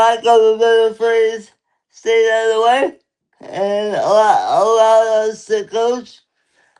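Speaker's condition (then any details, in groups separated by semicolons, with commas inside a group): Cerebral palsy; lifelong; limited energy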